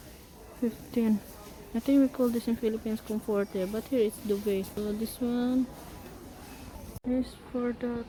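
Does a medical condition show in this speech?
No.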